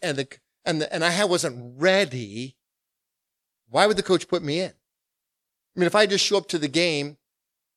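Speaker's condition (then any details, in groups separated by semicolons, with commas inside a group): No condition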